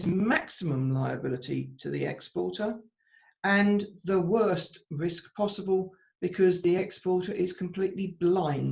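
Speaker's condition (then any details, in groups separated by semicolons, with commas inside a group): No condition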